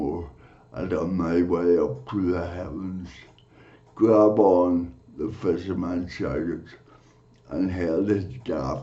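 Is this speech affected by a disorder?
Yes: cerebral palsy; from birth.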